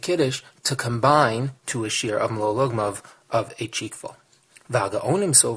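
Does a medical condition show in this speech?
No.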